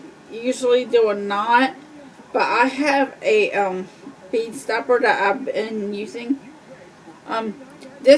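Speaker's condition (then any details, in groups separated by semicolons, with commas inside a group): Cerebral palsy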